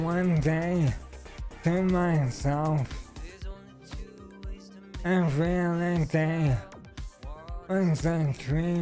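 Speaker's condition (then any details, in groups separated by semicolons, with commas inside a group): ALS; stem cell treatment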